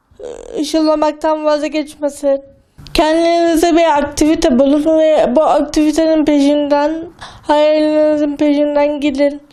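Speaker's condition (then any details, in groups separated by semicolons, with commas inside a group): Cerebral palsy; speech difficulty from muscle tightness, improved by reading aloud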